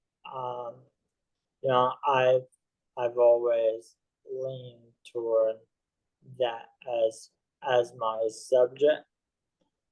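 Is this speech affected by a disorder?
Yes: ALS.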